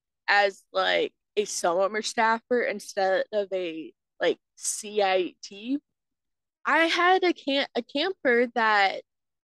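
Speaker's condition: Stuttering; deals with it every single day; speaking is hard; repeated sounds

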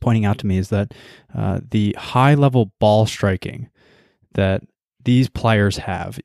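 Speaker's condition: No condition

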